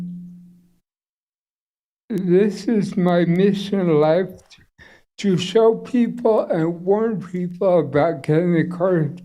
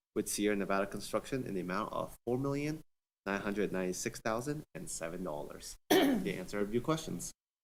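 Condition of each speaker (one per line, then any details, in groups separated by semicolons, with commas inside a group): Traumatic brain injury; cannot talk well
No condition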